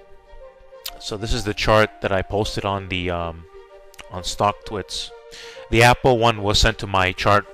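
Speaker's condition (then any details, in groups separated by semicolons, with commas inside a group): No condition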